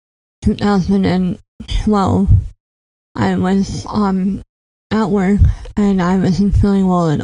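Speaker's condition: Cleft palate; congenital, affected ears, teeth and nose, 5 or 6 ear tubes for lifelong chronic ear infections; ongoing ear trouble; predicted at birth mute or severely impeded, speech classes once or twice weekly through elementary school

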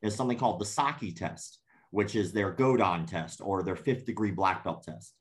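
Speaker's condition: Cleft palate; congenital cleft palate

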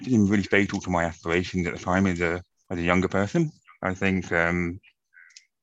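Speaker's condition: Profound deafness, acquired from meningitis

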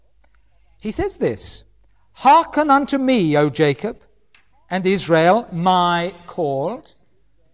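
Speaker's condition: No condition

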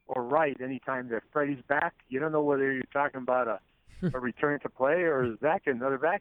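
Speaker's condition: No condition

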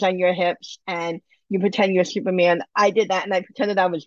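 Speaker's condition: Bilateral cleft lip and palate; congenital

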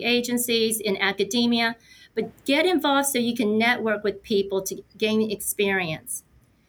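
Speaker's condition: No condition

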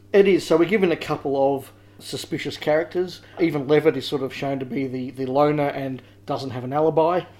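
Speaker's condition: No condition

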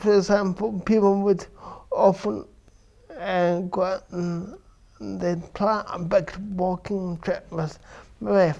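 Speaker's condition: Cerebral palsy; from birth; affects verbal speech

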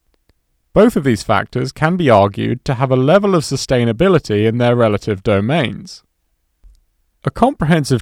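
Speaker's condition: No condition

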